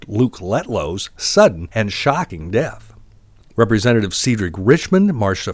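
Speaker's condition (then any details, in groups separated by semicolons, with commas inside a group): No condition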